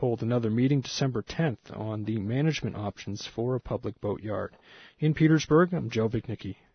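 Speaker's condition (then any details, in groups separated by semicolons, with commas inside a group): No condition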